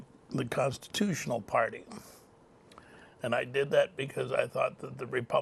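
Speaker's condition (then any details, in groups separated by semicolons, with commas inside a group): Cerebral palsy; lifelong, classic cerebral palsy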